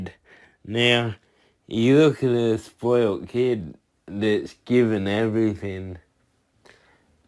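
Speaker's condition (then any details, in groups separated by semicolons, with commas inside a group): Cerebral palsy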